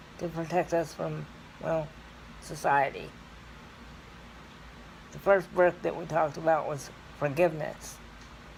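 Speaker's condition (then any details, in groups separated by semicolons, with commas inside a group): Cerebral palsy; scoliosis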